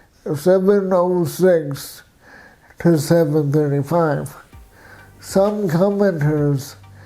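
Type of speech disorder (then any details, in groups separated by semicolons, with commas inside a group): Dysarthria; cerebral palsy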